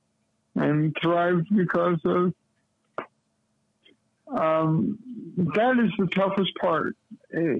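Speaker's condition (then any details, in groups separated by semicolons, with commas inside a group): Cerebral palsy; lifelong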